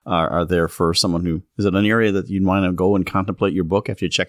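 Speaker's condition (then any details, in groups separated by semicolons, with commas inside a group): No condition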